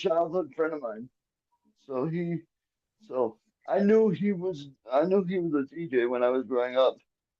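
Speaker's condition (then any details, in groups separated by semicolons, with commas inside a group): Cerebral palsy, quadriplegic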